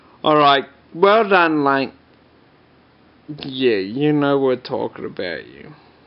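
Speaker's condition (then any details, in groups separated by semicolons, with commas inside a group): Multiple sclerosis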